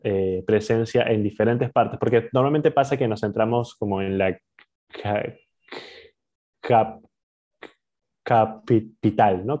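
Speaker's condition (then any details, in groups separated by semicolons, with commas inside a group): Stuttering; used hiding tricks until age 21, tried acupuncture and clown, program designed by people who stutter; still stutters, much less than before, stutters openly; stutters less since speaking openly at 21, stutters less after alcohol; repeated sounds, blocks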